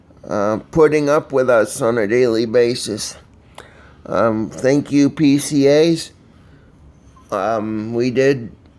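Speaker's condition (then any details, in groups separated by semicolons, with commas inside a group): Cerebral palsy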